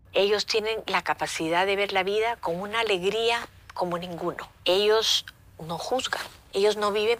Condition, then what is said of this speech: None; typical speech.